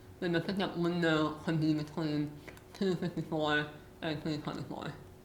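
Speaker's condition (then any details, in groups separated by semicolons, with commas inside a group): Muscular dystrophy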